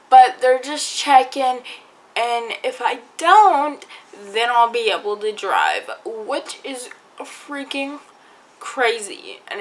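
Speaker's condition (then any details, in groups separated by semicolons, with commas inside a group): Cerebral palsy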